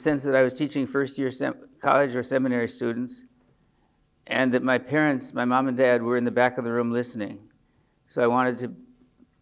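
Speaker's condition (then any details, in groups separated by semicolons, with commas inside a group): Parkinson's disease; age 74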